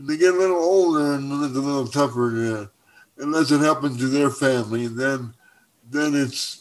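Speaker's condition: Cerebral palsy; present from birth, wheelchair user, formerly walked with arm crutches, had surgery; uses wheelchair for mobility

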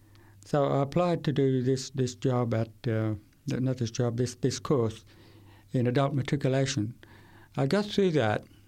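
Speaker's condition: Severe to profound hearing loss; acquired at age 8 from meningitis, Queensland country town, one ear completely destroyed, left ear severe to profound; decades since onset, uses hearing aids, struggles to follow fast speech and lecturers facing away

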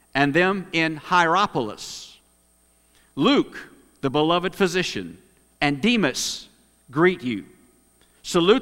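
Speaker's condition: No condition

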